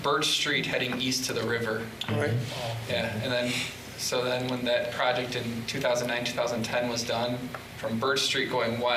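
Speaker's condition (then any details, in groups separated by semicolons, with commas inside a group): No condition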